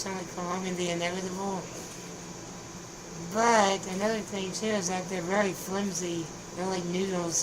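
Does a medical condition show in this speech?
Yes: spinal muscular atrophy.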